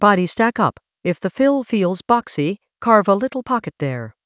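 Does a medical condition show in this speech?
No.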